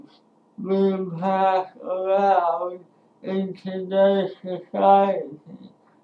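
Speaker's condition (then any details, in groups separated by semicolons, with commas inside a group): Speech impairment after birth surgery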